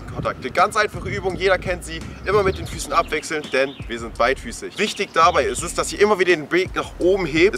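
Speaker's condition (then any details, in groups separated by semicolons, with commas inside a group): No condition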